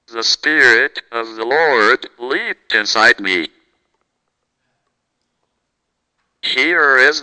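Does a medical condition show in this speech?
Yes: cerebral palsy, through a speech-generating device; had caregiver who helped with walking attempts.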